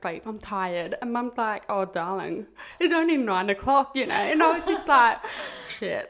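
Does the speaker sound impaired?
Yes: profound deafness; profound deafness diagnosed at 18 months, cause unexplained, cochlear implant, saw surgeon 10 years ago, basic sign language; hears nothing without implant, removes implant to sleep, relies on lip reading, loud settings overwhelming; speech therapy in childhood, able to talk, oral communicator.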